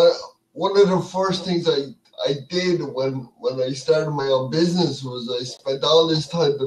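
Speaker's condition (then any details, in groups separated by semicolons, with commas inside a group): Cerebral palsy; cerebral palsy, affects balance and walking; speech affected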